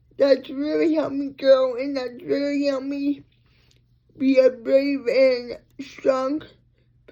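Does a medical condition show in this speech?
Yes: cerebral palsy.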